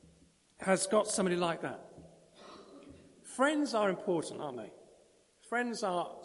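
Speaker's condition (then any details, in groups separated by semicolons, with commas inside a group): No condition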